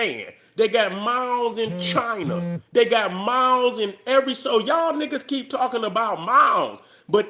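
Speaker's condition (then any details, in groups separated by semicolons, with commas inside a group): No condition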